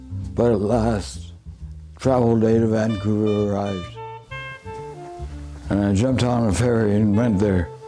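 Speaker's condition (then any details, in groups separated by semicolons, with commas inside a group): Parkinson's disease; deep brain stimulation both sides, tremor both hands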